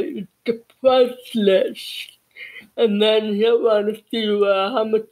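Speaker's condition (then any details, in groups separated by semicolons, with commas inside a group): Cerebral palsy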